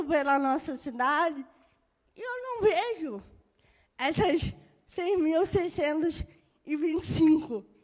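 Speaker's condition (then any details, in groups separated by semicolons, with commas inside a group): Cerebral palsy; birth brain injury; moderate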